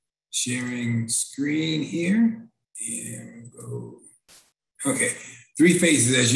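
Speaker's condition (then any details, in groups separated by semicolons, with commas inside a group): No condition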